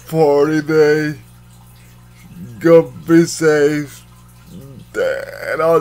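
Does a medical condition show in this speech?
Yes: cerebral palsy.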